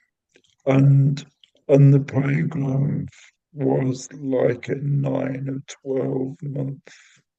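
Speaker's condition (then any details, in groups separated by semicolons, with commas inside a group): Cerebral palsy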